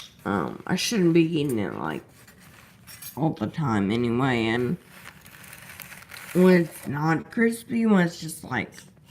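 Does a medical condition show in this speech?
Yes: disability causing slurred speech.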